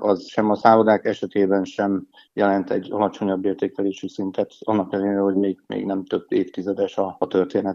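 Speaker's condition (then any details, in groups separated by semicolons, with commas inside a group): No condition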